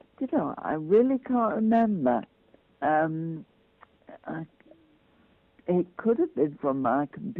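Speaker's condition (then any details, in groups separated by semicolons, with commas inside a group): Multiple sclerosis; speech not very good at times, especially at night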